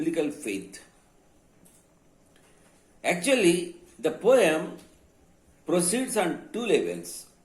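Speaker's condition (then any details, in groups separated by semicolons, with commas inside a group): No condition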